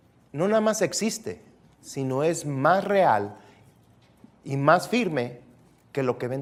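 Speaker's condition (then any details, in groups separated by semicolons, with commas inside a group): No condition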